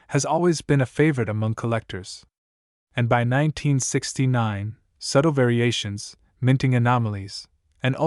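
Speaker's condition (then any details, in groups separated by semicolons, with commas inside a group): No condition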